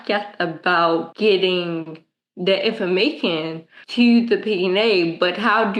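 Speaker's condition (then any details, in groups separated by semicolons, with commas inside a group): Cerebral palsy; present since birth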